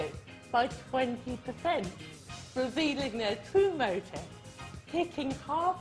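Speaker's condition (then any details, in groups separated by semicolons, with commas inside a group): Cerebral palsy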